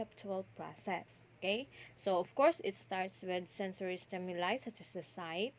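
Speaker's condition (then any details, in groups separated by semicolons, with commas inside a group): No condition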